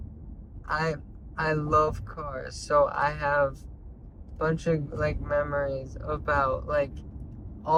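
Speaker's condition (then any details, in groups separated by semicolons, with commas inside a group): Traumatic brain injury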